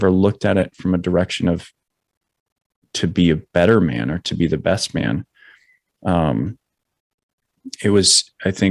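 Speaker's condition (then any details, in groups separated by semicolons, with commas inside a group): No condition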